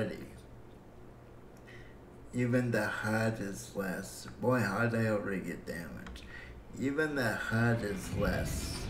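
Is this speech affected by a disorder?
Yes: cerebral palsy; breathing fine.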